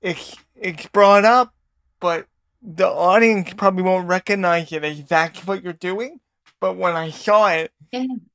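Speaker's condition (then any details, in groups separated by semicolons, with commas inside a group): Cerebral palsy; uses technology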